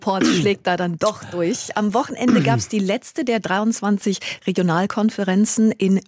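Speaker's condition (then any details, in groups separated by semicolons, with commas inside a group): No condition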